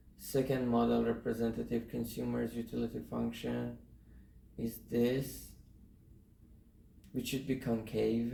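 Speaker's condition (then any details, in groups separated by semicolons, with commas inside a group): No condition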